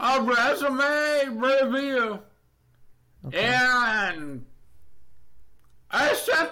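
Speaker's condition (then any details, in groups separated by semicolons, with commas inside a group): Deafness, Neurofibromatosis Type 2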